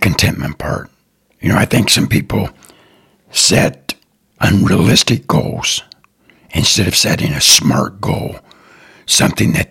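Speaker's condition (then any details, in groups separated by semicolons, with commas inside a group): Throat cancer; came through it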